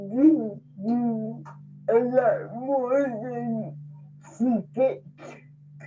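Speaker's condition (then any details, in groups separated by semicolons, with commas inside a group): Cerebral palsy; present from birth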